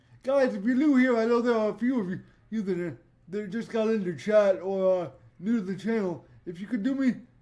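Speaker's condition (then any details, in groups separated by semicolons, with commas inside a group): Cerebral palsy; voice tone sometimes odd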